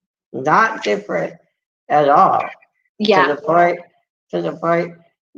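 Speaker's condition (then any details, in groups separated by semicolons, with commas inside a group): Muscular dystrophy; multiple surgeries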